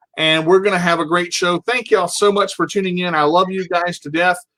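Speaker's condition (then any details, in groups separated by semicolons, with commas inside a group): No condition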